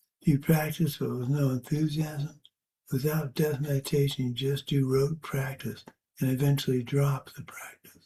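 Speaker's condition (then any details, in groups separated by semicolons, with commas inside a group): Parkinson's; age 73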